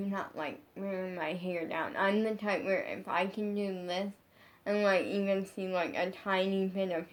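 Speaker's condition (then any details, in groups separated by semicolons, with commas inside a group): Brain injury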